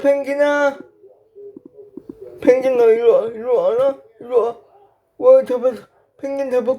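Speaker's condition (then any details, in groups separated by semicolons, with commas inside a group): Brain lesion disability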